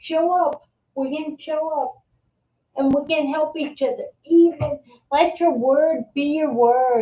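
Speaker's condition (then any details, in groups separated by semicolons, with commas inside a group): Multiple sclerosis, secondary progressive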